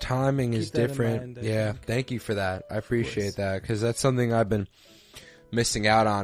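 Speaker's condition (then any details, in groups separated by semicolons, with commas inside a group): No condition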